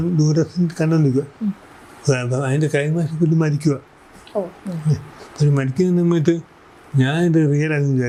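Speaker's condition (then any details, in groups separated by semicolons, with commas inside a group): Cerebral palsy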